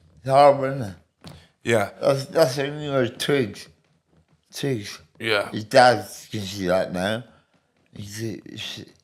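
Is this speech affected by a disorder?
Yes: medication-induced speech impediment.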